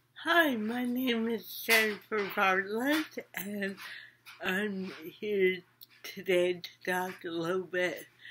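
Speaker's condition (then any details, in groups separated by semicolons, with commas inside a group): Mild cerebral palsy; speech impediment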